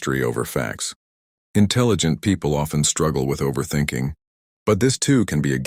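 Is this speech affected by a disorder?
No.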